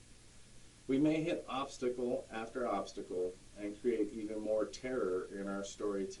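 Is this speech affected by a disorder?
No.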